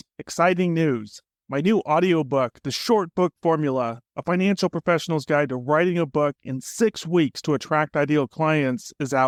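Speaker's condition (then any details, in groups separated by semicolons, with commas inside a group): No condition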